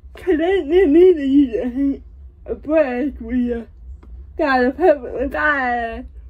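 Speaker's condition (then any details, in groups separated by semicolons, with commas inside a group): Cerebral palsy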